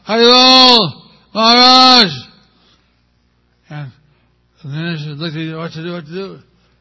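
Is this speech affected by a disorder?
Yes: stroke with facial paralysis; half of face paralyzed.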